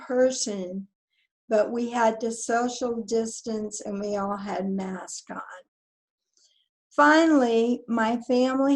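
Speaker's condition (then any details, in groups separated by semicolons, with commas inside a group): ALS; onset with balance loss, backward falls; physical therapy, hospital bed; voice weakening, voice banking begun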